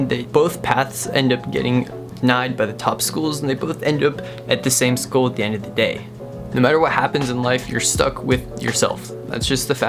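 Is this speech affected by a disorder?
No.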